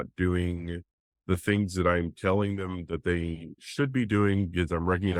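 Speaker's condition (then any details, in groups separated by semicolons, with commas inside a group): No condition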